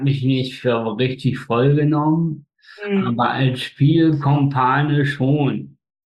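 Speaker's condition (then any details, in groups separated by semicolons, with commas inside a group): Spastic tetraparesis; birth accident, umbilical cord strangulation, brain oxygen lack up to 15 minutes, all four limbs; facial paralysis, speech control difficulties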